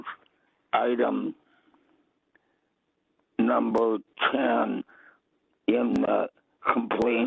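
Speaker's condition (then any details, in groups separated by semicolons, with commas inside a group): Vocal cord cancer; difficulty speaking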